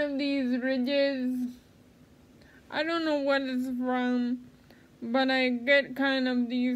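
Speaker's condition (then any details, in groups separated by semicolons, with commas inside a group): Cerebral palsy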